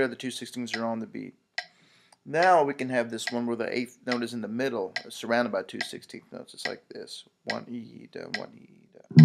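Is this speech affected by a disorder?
No.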